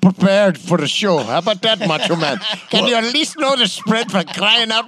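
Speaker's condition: No condition

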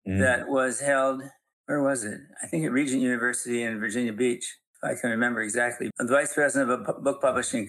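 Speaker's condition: Parkinson's; still teaching and speaking publicly

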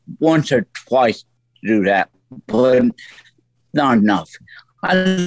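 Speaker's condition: Stroke; voice affected

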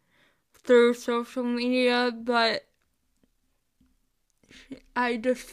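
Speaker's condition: Cerebral palsy; recent health issues

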